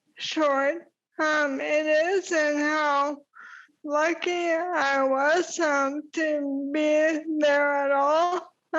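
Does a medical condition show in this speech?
Yes: ALS; about 8 years since diagnosis.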